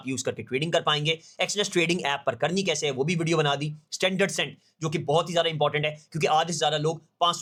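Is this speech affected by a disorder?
No.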